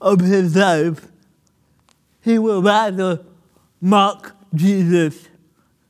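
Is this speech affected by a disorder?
Yes: cerebral palsy; birth oxygen loss, cord around neck, spasms, limited body control, motor deficits, childhood physical, occupational therapy; speaking a little difficult, more difficult when nervous, listeners may need to rewind.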